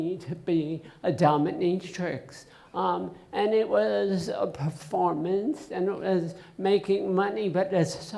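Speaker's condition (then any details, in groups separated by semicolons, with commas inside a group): Essential tremor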